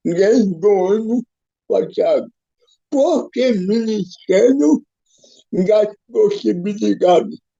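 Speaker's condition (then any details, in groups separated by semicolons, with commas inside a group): Cerebral palsy; physical disability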